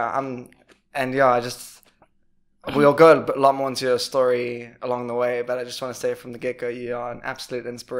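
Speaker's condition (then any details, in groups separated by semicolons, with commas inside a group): No condition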